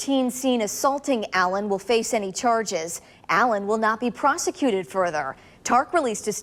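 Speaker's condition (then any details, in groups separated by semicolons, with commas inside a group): No condition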